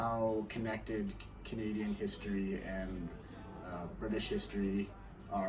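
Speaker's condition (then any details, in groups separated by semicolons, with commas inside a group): No condition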